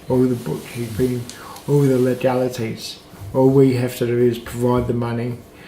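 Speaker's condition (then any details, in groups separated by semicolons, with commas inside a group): Cerebral palsy, mild; speech affected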